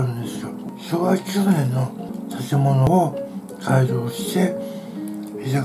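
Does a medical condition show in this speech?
Yes: tongue cancer, partial glossectomy.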